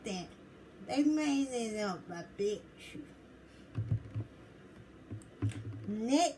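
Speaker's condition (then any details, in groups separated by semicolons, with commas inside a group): Cerebral palsy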